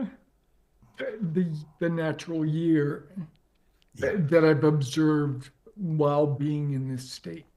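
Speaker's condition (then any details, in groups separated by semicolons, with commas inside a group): ALS; progressive, onset leg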